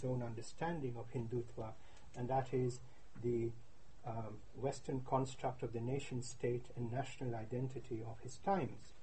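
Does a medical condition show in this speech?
No.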